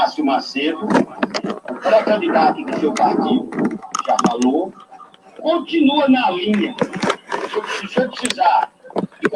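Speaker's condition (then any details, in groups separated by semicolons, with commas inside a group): No condition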